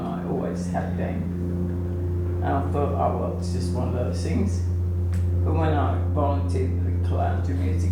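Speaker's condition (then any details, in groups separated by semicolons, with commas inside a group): ALS/MND; onset foot drop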